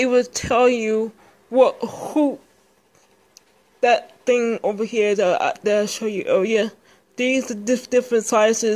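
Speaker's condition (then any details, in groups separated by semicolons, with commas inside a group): Speech impairment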